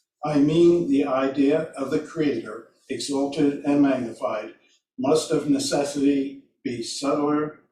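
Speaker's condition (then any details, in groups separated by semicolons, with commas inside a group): No condition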